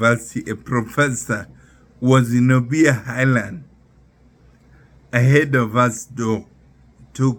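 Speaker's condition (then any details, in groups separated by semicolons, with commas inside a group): Neurological disease from spinal injury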